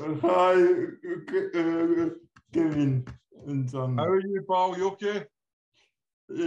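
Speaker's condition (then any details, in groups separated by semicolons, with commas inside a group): Cerebral palsy; from birth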